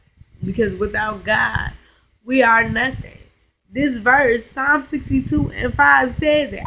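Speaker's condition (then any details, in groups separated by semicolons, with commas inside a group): Cerebral palsy, spastic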